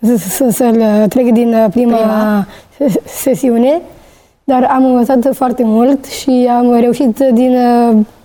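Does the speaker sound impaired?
Yes: Down syndrome; Trisomy 21, genetic, from birth, definitive diagnosis at age 5, small stature, physical and cognitive delay; about 32 years old; late speech onset, started speaking around 3.5 years to 3 years 8 months.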